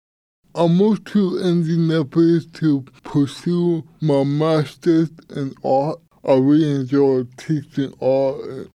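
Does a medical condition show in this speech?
Yes: cerebral palsy; congenital, tight muscles, affects walking and hands, takes medication, physical therapy for hands; medication taken this morning; affects speaking, would be very hard to understand without medication.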